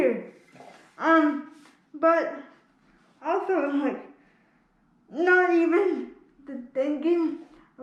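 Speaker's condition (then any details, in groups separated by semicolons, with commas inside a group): Spastic cerebral palsy; uses wheelchair; can speak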